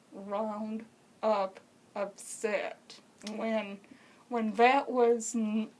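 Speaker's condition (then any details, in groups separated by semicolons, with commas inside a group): Cerebral palsy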